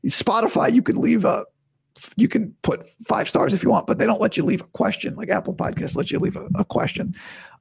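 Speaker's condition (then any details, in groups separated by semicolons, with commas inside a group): Vocal cord surgery recovery; talking painless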